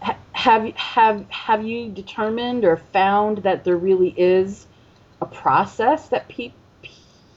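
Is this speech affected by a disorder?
Yes: stuttering; stuttering from age 5, covert most of life, hidden from fear of rejection and social punishment; comfortable with stuttering, no longer hiding it, first NSA covert stuttering exposed workshop four years ago; milder than many who stutter, but not fluent; here repeated sounds, prolonged sounds.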